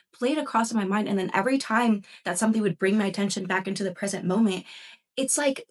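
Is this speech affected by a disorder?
No.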